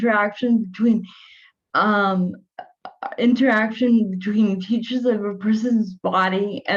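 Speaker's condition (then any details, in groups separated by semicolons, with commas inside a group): Cerebral palsy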